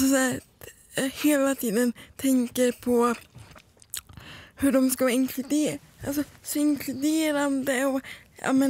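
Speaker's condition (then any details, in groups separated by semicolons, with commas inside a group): Cerebral palsy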